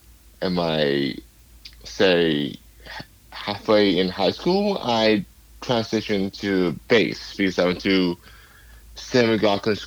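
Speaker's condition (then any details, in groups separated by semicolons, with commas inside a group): Cerebral palsy; hard for others to understand at first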